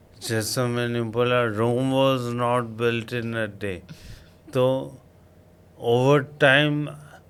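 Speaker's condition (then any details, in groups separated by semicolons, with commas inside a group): Coma after road accident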